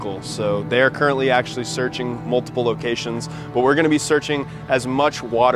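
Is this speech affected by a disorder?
No.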